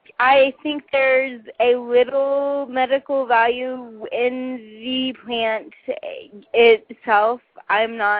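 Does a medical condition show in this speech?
Yes: cerebral palsy.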